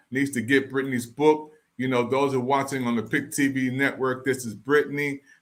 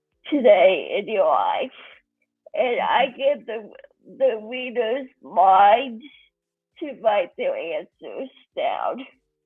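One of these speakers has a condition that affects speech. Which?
The second: cerebral palsy.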